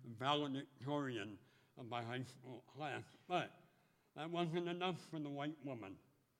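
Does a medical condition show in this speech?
Yes: speech impediment; could not speak or chew in childhood, first operation in North Dakota, 17 surgeries, 6 years of therapy; taught tongue movement at 12, voicing with clothespin on nose, mirror under lips, impediment recognizable on radio.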